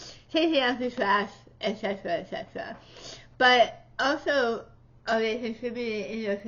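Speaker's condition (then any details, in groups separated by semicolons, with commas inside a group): Tongue cancer surgery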